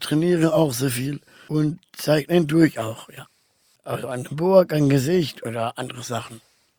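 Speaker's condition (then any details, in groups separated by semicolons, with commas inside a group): Down syndrome; trisomy 21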